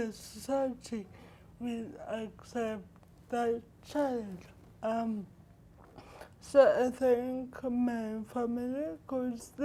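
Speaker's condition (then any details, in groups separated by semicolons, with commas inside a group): Cerebral palsy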